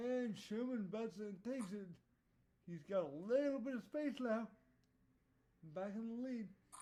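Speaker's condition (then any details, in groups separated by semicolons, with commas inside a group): Cerebral palsy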